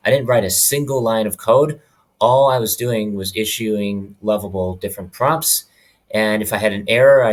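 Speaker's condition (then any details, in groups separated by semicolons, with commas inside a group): No condition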